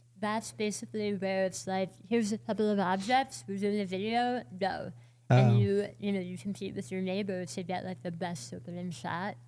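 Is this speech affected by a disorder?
Yes: oral cancer, partial glossectomy.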